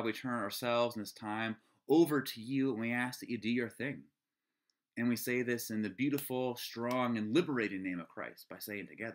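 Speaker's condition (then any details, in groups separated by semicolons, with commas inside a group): No condition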